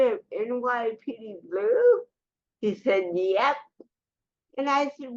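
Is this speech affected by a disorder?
Yes: cerebral palsy.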